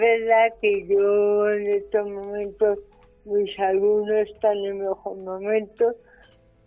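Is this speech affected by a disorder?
Yes: cerebral palsy; cerebral palsy from birth, oxygen loss after midwife abandonment, hospital Virgen de la Salud Toledo; age 47, increasingly dependent.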